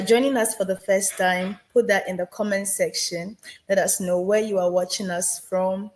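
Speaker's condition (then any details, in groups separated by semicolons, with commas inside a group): No condition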